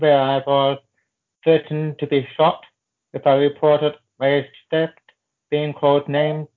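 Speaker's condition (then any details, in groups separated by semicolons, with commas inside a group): Deafness, born deaf, profound hearing loss, severe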